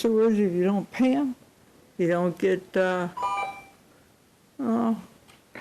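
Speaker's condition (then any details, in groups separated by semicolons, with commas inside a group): Cerebral palsy; unable to type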